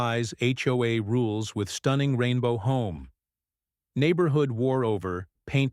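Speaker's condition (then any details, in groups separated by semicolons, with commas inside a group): No condition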